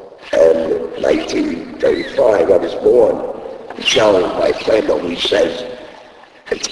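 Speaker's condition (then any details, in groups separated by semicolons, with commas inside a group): Laryngectomy; device placed in throat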